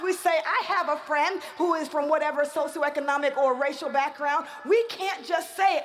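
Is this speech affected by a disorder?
No.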